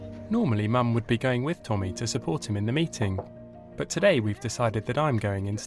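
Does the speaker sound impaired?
No.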